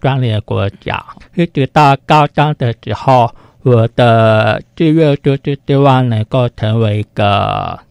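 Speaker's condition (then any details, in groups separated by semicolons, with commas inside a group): Hearing impairment; congenitally deaf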